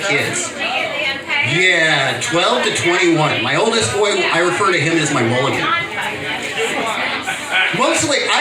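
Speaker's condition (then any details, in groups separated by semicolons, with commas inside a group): No condition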